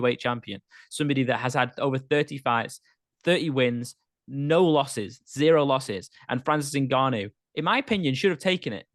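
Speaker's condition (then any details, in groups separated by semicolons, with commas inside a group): No condition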